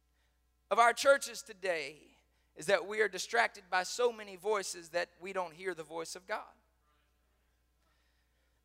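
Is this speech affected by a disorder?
No.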